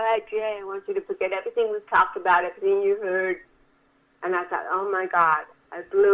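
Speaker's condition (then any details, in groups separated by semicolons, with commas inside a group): Cerebral palsy; from birth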